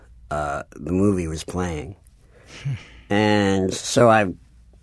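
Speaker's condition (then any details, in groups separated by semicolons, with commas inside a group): Cleft palate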